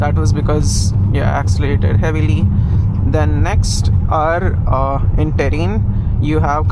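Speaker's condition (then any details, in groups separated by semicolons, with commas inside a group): No condition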